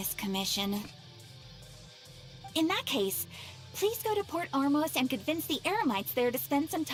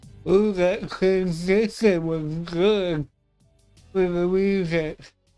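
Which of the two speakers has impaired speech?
The second: cerebral palsy; affects voice.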